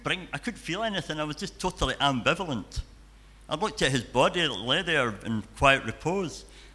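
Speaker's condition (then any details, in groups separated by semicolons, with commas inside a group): Cleft palate and cleft lip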